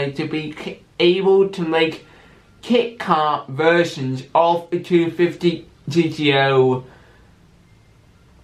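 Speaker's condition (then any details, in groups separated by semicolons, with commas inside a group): Cerebral palsy with stammer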